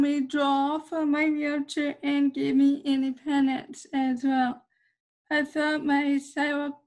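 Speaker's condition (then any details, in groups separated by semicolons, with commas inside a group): Cerebral palsy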